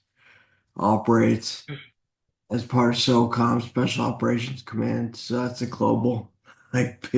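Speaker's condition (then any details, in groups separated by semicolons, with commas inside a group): Traumatic brain injury; accident after combat flight; 8 years since injury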